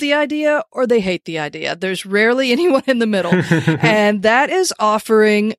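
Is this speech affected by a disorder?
No.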